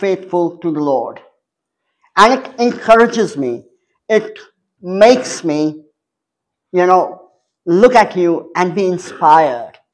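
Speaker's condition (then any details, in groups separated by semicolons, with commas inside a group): Cleft palate; congenital cleft palate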